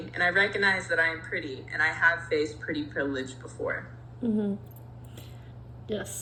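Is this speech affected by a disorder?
No.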